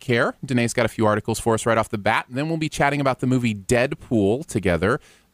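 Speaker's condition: No condition

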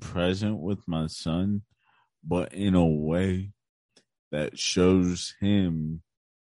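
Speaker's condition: Cerebral palsy; physical disability, right side weaker than left, tight muscles, hard to relax muscles, cognition unaffected

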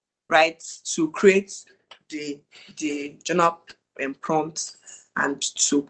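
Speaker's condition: Stammering; developmental stammer from first speaking, age 5-6, sister outgrew stutter, younger brother stammers, poor therapy course; still stammers; stammer more obvious than brother's, hidden and avoided in childhood, persisted past age 16; repeated sounds, prolonged sounds, blocks

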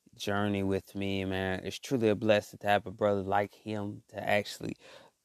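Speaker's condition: No condition

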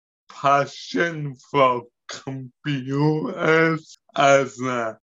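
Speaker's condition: Cerebellar and spinal ataxia; movement

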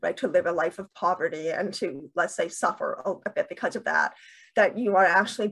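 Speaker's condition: Deafness with cochlear implants

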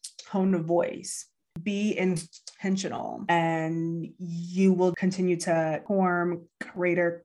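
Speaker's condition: Stuttering; lifelong stutter since grade school, past speech therapy, public speaking since 2014 as fear exposure; public speaking for about 5 years, taken up to face fear of talking; fluency varies day to day, some days very fluent, others not, worries about being understood; prolonged sounds, blocks

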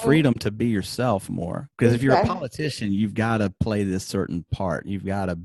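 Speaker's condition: No condition

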